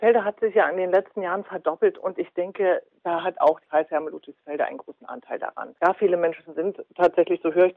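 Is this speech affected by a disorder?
No.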